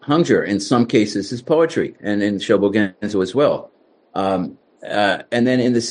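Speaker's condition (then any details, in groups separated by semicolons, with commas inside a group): No condition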